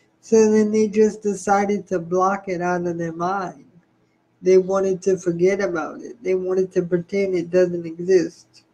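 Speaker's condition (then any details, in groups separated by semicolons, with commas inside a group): Spastic cerebral palsy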